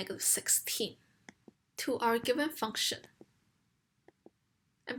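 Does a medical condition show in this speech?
No.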